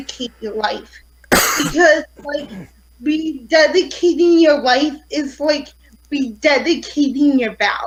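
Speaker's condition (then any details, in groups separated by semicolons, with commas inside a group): Cerebral palsy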